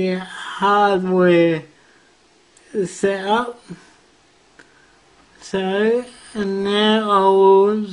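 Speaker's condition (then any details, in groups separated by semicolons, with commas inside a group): Cerebral palsy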